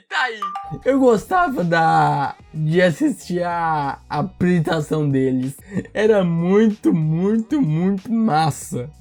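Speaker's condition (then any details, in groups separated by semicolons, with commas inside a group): Cerebral palsy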